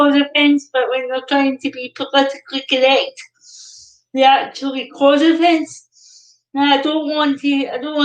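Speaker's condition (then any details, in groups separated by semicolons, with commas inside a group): Cerebral palsy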